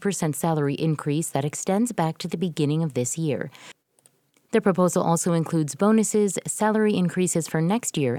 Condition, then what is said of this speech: None; typical speech.